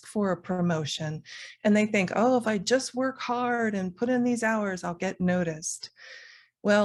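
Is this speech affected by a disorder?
No.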